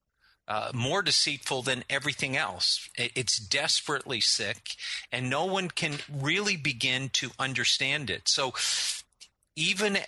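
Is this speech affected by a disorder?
No.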